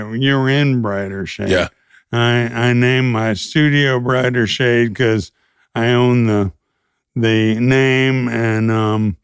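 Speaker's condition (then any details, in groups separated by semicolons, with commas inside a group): ALS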